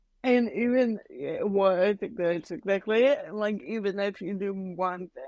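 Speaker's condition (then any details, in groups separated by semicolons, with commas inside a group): Cerebral palsy, mild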